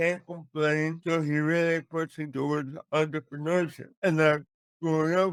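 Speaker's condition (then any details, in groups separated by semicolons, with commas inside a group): Cerebral palsy; speech affected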